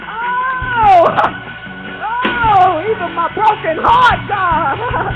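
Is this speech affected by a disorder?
No.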